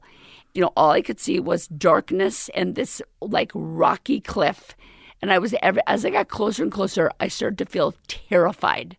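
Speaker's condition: Vocal cord paralysis, left vocal cord; current voice temporary after recent surgery

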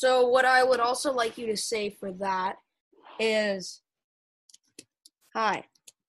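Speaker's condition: No condition

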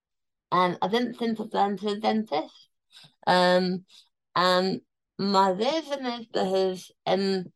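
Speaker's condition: Tongue cancer, near-total glossectomy; stage 4 tongue cancer, near-total tongue removal, 5 millimeters left, temporary tracheostomy, immunotherapy around surgery

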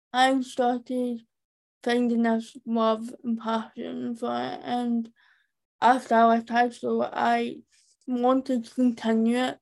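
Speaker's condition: Cerebral palsy; from birth, maternal CMV, eight weeks ICU, confirmed nine months, profound deafness, cochlear implants from two

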